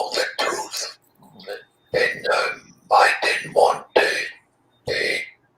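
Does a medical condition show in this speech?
Yes: laryngectomy after head and neck cancer; laryngectomy for head and neck cancer; after laryngectomy unable to speak or swallow well.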